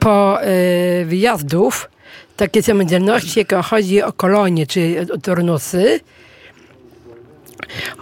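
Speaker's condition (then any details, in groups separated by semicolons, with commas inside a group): Down syndrome; per own account not obviously visible, experience with rehabilitation camps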